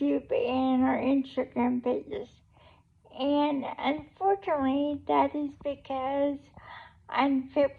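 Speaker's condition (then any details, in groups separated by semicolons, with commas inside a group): Cerebral palsy; able to talk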